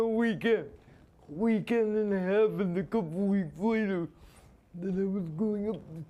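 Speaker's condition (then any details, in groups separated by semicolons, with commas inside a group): Spastic quadriplegia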